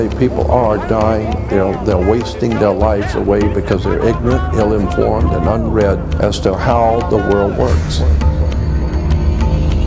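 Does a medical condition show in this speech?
No.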